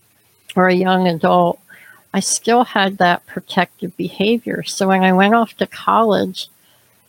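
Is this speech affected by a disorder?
Yes: cleft palate; congenital, extremely severe, trachea issues.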